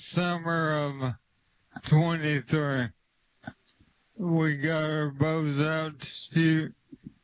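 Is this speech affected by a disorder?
Yes: ALS; limb onset.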